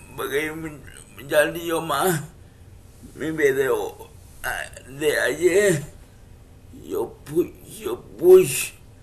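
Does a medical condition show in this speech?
Yes: cerebral palsy; speech affected by condition.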